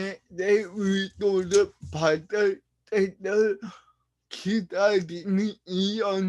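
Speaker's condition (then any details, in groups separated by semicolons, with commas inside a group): Brain lesion disability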